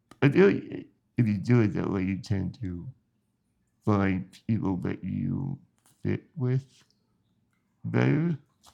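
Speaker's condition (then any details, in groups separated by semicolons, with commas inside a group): Spinal muscular atrophy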